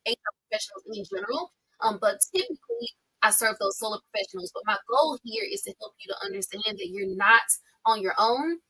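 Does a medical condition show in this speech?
No.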